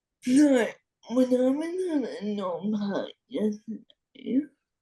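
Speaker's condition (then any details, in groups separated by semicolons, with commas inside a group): Friedreich's ataxia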